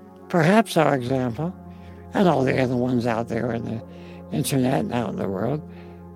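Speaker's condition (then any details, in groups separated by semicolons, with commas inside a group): Spinal muscular atrophy; congenital genetic neuromuscular, incurable, quadriplegic, full sensation but no muscles, never walked or stood, lifelong wheelchair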